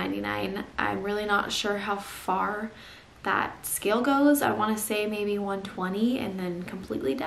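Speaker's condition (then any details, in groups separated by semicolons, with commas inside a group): No condition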